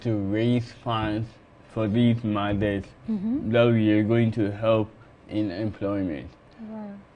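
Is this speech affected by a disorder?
Yes: cerebral palsy.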